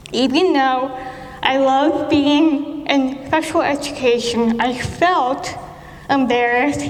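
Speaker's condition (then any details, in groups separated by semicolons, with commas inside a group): Cerebral palsy; speech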